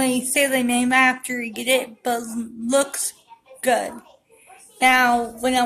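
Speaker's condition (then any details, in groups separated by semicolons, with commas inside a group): Cerebral palsy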